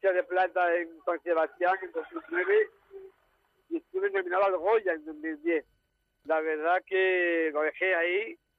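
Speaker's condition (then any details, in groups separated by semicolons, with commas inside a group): Down syndrome; genetic, extra chromosome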